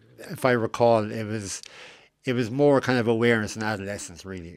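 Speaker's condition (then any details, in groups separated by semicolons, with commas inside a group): Cleft lip and palate; adult, age 41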